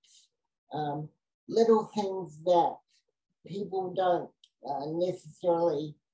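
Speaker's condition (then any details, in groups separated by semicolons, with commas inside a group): Cerebral palsy; diagnosed in childhood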